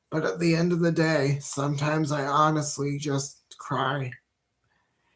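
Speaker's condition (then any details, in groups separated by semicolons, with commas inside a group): Cerebral palsy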